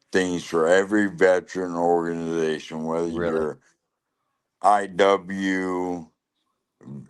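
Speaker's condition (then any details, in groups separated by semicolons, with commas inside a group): Lou Gehrig's disease (ALS)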